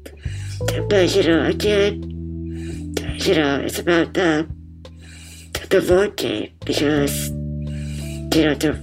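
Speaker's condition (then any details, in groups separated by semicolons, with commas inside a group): Muscular dystrophy; form of muscular dystrophy diagnosed as toddler, wheelchair user, relies on others for most daily activities; bipap machine audible throughout conversation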